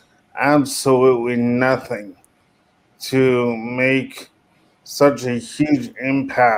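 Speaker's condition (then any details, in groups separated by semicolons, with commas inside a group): Cerebral palsy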